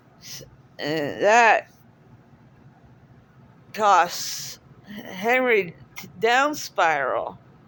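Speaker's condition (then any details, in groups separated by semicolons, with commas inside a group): Cerebral palsy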